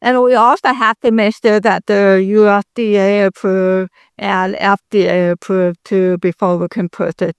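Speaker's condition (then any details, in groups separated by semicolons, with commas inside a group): Deafness; congenital complete deafness, found by tests at age four, not talking as young twin; speaks very well per host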